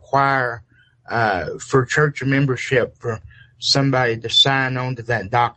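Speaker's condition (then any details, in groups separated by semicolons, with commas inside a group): Cerebral palsy; uses electric wheelchair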